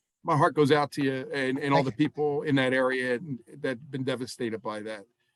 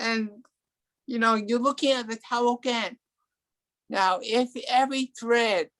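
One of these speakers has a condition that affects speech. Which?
The second: cerebral palsy; affects legs, leg braces, intensive therapy from three.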